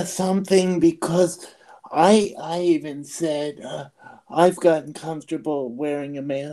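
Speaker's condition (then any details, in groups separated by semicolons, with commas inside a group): Cerebral palsy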